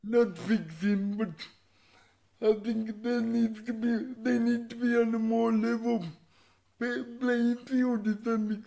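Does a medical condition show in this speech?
Yes: cerebral palsy; voice described as unusual.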